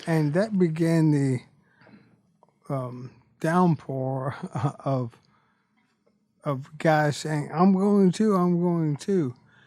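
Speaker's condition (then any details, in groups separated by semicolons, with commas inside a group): ALS; bulbar-upper onset, tongue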